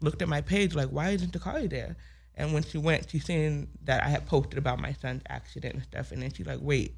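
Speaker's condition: Hearing loss with speech impediment; 30% other

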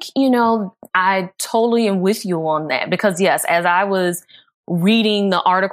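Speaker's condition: No condition

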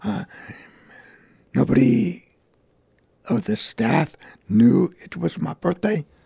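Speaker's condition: Vocal cord damage; gunshot to head, Austin mini-mart shooting, traumatic brain injury, right side and arm weak, limp; bullet went through speech area, no speech two months, speech and language returned

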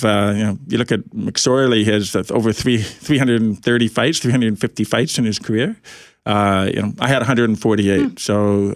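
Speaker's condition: Profound hearing loss, orally deaf

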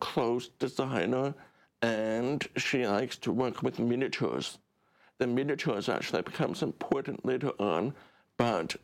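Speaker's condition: Deaf; relies on subtitles

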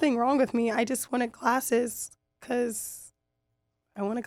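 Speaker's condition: No condition

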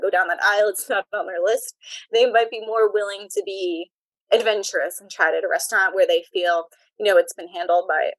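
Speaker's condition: No condition

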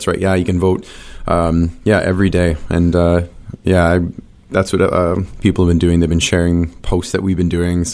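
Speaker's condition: No condition

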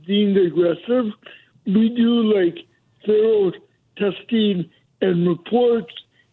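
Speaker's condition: Cerebral palsy; mobility declined since

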